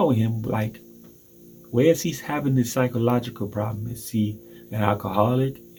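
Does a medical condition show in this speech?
No.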